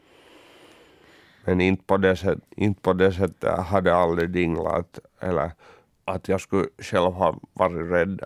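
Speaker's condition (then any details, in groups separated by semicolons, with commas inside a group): Cerebral palsy; uses wheelchair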